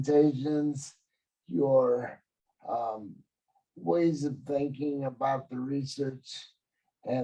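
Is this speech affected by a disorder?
Yes: cerebral palsy.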